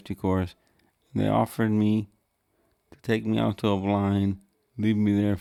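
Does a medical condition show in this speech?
Yes: cerebral palsy; wheelchair user.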